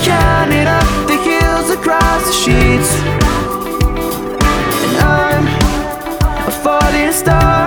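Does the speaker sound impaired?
No.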